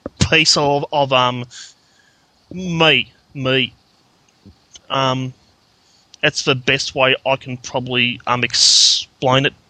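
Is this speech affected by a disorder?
Yes: stuttering; described as never that bad; fluent when acting, stutters once fluency noticed, worse in small groups, rare at home unless angry; here repeated words, prolonged sounds.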